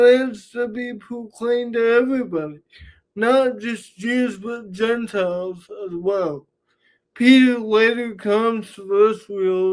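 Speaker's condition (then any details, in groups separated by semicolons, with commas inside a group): Cerebral palsy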